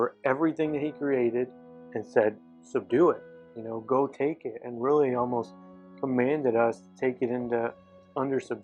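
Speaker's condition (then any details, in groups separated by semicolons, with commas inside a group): No condition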